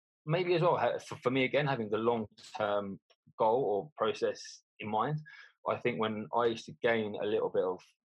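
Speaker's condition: Stammer; stammer since childhood, not caused by fighting per host, past speech therapy; stammer present during podcast, daily struggle, sometimes hard to articulate; avoids certain words, speech speeds up when nervous, hard to say exactly what intended; repeated sounds, prolonged sounds

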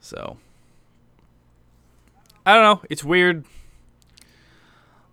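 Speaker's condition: No condition

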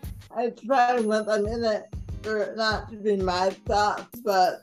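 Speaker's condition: Cerebral palsy; mildly affects speaking and gait

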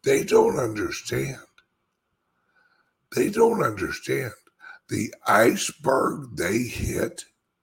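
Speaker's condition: Speech impediment; slight speech impediment

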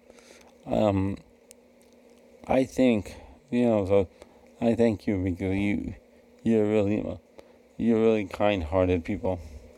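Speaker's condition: Cerebral palsy; never needed speech therapy

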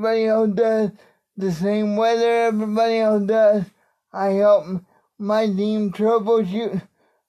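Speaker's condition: Cerebral palsy; wheelchair user

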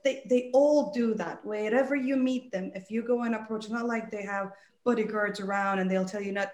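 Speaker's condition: No condition

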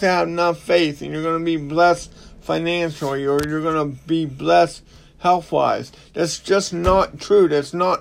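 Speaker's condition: Cerebral palsy; ongoing, not healed

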